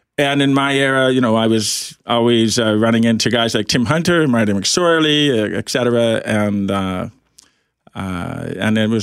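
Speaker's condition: Profound hearing loss, orally deaf

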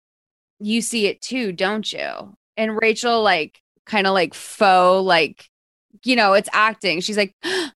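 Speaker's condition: No condition

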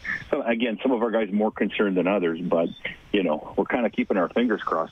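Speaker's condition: No condition

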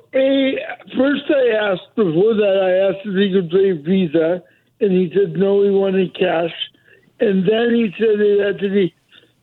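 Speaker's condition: Cerebral palsy; mobility declined since

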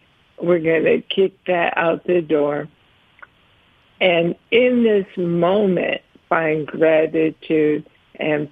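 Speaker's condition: ALS; ALS at 47 after a year of running into walls, no use of hands, arms, legs; about 7 years since diagnosis, slow progressor, types with eyes on computer; tongue affected, speaks more slowly than before, worried about voice, held up over 15 minutes

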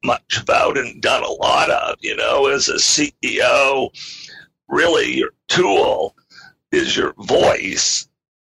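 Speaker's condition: Spasmodic dysphonia; able to do interview

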